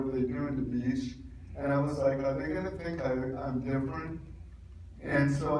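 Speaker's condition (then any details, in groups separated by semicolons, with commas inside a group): Cerebral palsy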